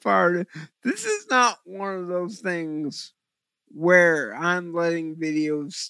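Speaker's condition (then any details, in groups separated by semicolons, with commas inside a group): Cerebral palsy; visual focusing difficulty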